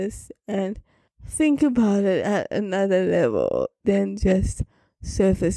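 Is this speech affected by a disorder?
Yes: cerebral palsy.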